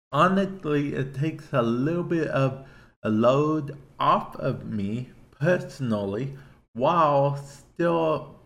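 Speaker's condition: Cerebral palsy; affects speech to an extent

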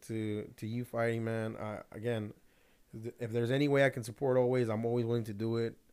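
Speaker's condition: No condition

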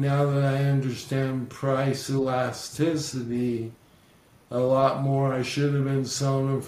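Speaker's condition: ALS; ongoing, currently battling disease; slurred speech, losing voice, still heard loud and clear

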